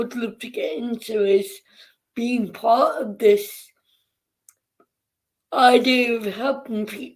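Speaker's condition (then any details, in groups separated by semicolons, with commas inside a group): Cerebral palsy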